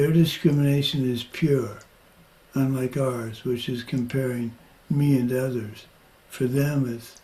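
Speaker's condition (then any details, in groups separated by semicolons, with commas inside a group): Parkinson's; progressing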